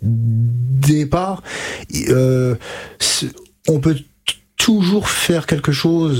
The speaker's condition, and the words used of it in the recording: Stuttering. Donc, là, par exemple, j'ai des blocages et j'ai des répétitions, mais auparavant, avant que je fasse ce gros travail orthophonique, c'était une catastrophe, quoi.